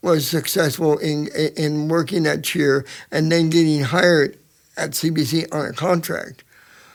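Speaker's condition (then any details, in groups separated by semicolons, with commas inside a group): Cerebral palsy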